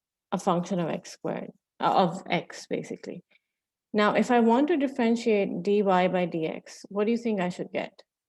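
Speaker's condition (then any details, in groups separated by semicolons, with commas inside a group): No condition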